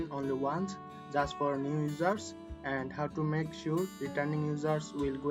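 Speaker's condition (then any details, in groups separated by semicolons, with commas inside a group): No condition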